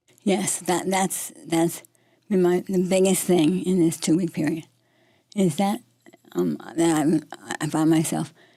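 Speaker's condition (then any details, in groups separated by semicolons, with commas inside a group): Parkinson's disease; 8 years since diagnosis, tremor, freezing, walks unaided; voice affected, speech may be softer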